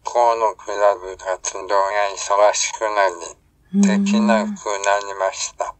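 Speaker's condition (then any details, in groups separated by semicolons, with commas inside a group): ALS, speech-generating device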